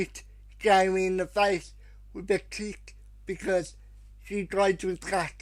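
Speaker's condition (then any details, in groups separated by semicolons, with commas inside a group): Cerebral palsy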